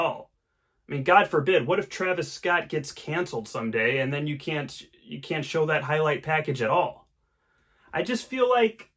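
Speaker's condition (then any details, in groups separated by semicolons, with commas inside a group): No condition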